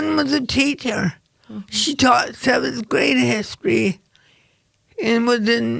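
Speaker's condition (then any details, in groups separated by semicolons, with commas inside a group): Cerebral palsy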